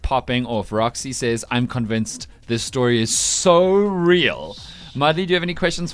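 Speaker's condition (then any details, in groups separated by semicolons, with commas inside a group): No condition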